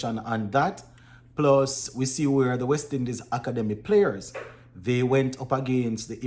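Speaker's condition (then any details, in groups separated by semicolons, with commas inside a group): No condition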